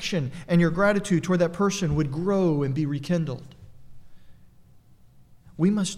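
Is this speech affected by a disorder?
No.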